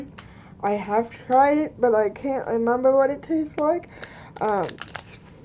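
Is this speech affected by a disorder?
Yes: cerebral palsy; both hands affected.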